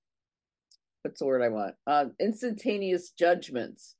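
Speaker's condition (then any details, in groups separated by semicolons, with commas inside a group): No condition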